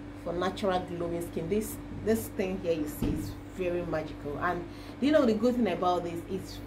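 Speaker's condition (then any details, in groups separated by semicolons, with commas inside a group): No condition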